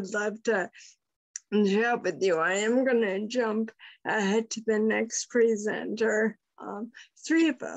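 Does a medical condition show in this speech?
Yes: Friedreich's ataxia.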